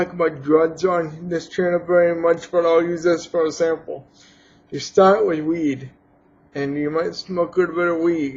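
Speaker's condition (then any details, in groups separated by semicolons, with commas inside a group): Cerebral palsy; has had surgery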